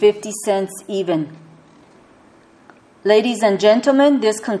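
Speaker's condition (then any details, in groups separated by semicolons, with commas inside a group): No condition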